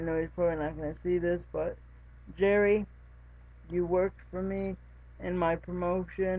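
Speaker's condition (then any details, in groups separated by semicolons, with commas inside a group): Cerebral palsy; lifelong, wheelchair user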